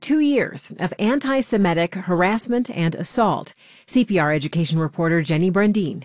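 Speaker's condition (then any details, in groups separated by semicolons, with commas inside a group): No condition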